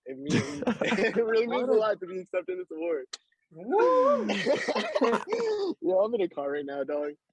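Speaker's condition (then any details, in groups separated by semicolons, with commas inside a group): No condition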